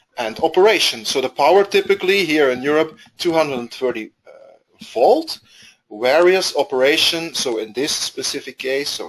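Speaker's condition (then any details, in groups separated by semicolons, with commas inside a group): No condition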